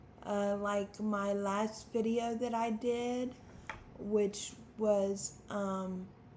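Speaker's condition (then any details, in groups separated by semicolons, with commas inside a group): Spastic quadriplegic cerebral palsy; spastic quadriplegic type, hands affected; voice challenges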